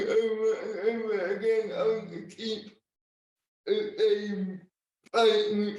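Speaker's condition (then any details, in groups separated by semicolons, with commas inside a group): Cerebral palsy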